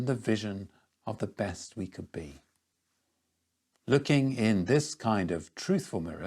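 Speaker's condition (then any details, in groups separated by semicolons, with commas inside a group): No condition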